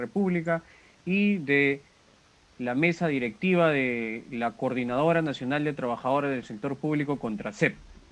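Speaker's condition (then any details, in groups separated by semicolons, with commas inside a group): No condition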